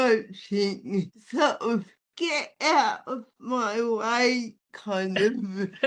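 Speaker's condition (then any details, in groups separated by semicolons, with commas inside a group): Athetoid spastic cerebral palsy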